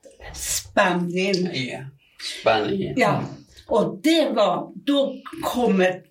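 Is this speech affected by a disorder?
Yes: aphasia; aphasia from brain damage, at onset could not speak at all, partly recovered after time in Spain; knows words but cannot get them out, word-finding errors, garbled non-words, restarts, repetitions.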